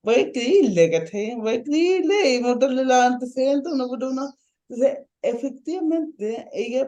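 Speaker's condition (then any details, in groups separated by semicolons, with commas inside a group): Ataxic cerebral palsy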